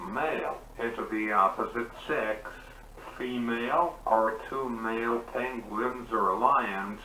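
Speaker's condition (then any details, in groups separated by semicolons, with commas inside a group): Cerebral palsy; uses wheelchair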